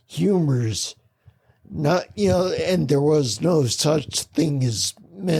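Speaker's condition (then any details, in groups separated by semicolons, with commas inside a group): Spinocerebellar ataxia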